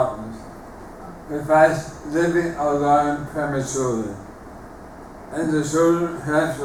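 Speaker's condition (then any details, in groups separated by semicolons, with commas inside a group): Motor neuron disease; terminal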